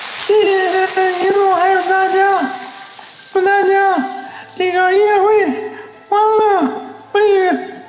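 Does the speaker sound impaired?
Yes: ALS; amyotrophic lateral sclerosis, cause unknown; joining by remote video link.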